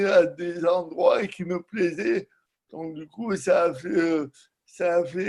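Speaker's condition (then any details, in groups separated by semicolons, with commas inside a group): Cerebral palsy; from birth, lack of oxygen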